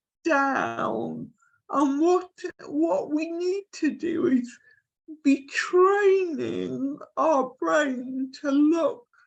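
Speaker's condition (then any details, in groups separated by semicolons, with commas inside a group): Cerebral palsy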